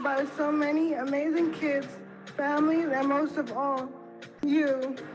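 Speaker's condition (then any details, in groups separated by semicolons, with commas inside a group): Cerebral palsy; cerebral palsy, uses wheelchair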